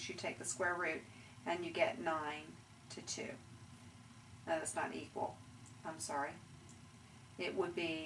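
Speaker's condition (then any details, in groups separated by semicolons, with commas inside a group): No condition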